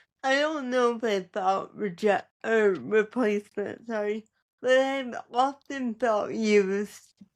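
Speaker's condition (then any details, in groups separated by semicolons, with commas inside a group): Cerebral palsy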